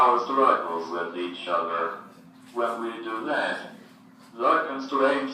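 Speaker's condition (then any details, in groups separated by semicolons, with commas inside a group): Cerebral palsy, speech-generating device, athetoid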